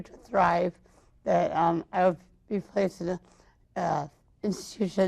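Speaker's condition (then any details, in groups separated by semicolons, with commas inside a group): Cerebral palsy, mild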